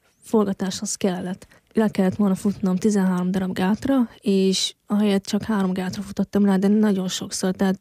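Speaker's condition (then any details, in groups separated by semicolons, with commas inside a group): Hearing loss since infancy; congenital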